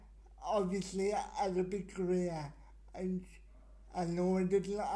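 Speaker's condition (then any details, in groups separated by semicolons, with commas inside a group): Cerebral palsy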